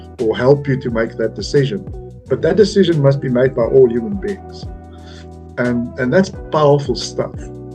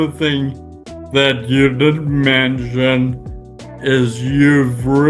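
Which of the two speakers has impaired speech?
The second: Friedreich's ataxia; neurodegenerative, affects mobility, balance, coordination, spasticity; ataxic dysarthria, standard speech recognition works only sometimes.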